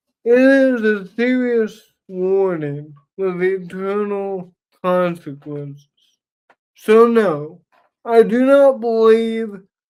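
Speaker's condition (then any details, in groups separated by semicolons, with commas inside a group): Cerebral palsy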